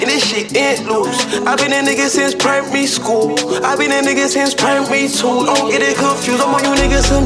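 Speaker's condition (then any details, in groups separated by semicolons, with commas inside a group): No condition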